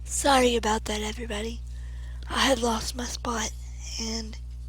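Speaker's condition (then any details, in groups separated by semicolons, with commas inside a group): Cerebral palsy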